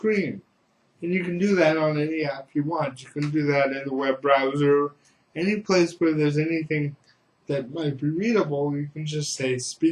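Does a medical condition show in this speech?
Yes: cerebral palsy.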